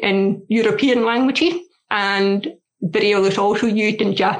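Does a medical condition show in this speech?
Yes: deafness; learned to speak through speech therapy, progressive eyesight loss, learning braille; asks for slower speech, repetition, written notes from teachers; struggles hearing loudspeakers, often needs repetition, accent in foreign languages.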